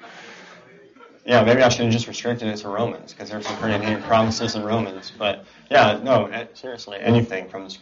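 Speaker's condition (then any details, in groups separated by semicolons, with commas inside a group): Cleft palate and cleft lip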